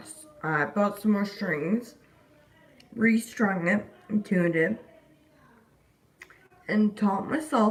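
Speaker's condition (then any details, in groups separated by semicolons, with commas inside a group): Disability causing slurred speech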